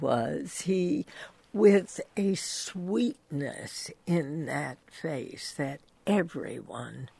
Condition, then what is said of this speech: Spasmodic dysphonia. I know it's not the voice that you were born with because of spasmodic dysphonia.